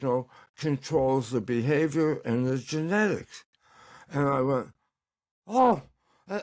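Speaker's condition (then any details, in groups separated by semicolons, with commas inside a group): Tongue cancer; recovering, tongue exercises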